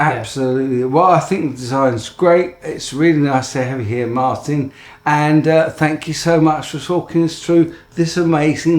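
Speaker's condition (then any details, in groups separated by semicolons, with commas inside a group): ALS; speech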